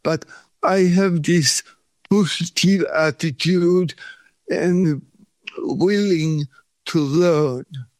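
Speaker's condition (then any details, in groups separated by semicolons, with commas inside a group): Cerebral palsy; muscle cramps and pain from shaking, cramp free after 5 days in Thailand, pain back within 3 days in Sweden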